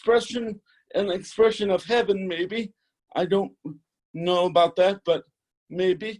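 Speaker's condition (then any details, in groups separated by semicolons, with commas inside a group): Cerebral palsy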